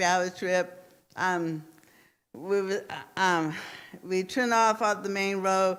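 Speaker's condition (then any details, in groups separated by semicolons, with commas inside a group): Cerebral palsy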